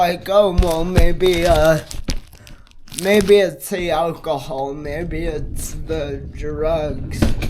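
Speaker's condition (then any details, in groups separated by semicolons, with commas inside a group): Multiple sclerosis; affects hands and left arm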